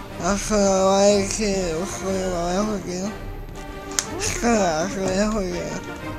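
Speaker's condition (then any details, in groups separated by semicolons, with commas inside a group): Cerebral palsy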